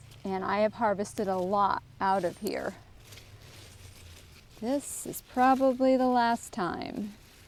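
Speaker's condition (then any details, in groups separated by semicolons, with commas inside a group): No condition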